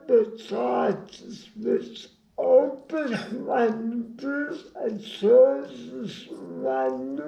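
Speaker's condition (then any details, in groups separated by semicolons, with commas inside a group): Brain injury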